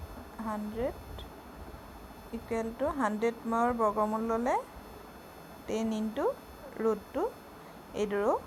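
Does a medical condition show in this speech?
No.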